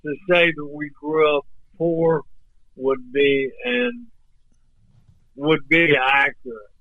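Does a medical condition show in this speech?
Yes: ALS; voice off but clear and understandable.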